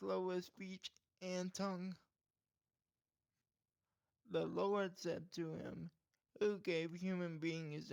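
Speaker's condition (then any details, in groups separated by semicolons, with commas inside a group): Cerebral palsy; speech problem from condition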